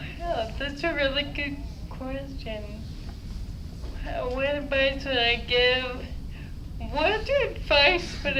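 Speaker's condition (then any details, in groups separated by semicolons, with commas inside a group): Dysarthria; slurred speech, worse loud, variable days, pauses to breathe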